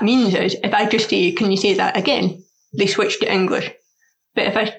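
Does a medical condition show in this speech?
Yes: deafness; struggles hearing loudspeakers, often needs repetition, accent in foreign languages.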